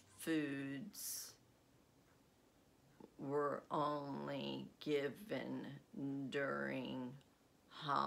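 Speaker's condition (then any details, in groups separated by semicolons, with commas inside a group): Essential tremor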